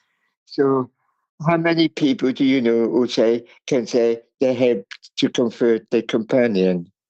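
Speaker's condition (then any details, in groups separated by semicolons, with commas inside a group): Cerebral palsy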